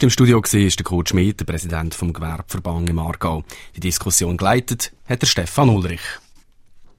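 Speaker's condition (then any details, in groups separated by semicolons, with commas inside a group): No condition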